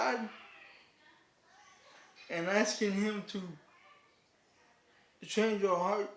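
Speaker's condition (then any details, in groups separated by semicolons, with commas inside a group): Cerebral palsy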